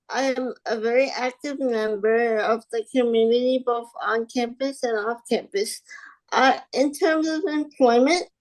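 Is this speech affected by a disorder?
Yes: spastic quadriplegic cerebral palsy; spastic quadriplegic, from birth; wheelchair often, walker more after physical therapy.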